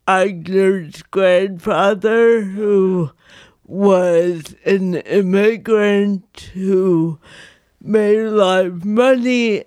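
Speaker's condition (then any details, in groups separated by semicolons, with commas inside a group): Cerebral palsy; not degenerative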